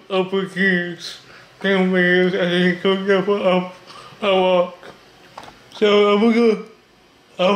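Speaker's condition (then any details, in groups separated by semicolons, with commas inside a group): Cerebral palsy; speech disability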